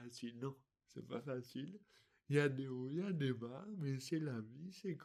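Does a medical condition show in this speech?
Yes: dystonia; articulation difficulties.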